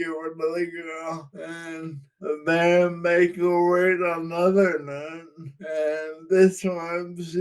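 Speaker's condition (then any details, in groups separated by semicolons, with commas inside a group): Friedreich's ataxia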